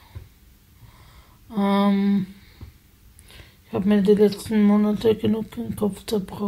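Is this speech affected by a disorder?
Yes: spasticity from birth; multiple sclerosis.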